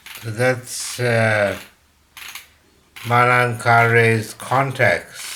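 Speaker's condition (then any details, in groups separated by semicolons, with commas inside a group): Slurred speech from poisoning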